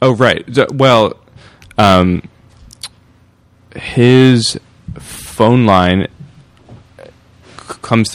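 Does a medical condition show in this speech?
Yes: stuttering; saying boss David Hershey's name on phone nearly impossible, substitutes hello, said it fluently on air; here prolonged sounds, blocks.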